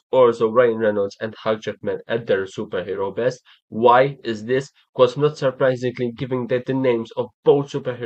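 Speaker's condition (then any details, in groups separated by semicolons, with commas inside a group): No condition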